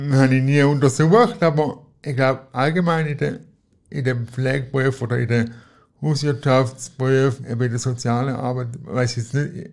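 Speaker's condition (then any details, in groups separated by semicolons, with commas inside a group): Cerebral palsy; wheelchair user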